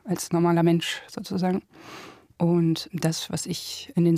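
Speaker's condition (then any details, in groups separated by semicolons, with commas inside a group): No condition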